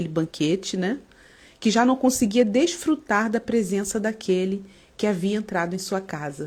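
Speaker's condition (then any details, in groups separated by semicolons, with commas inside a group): No condition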